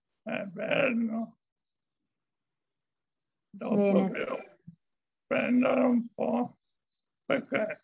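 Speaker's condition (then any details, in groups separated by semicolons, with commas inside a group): Amyotrophic lateral sclerosis; still speaks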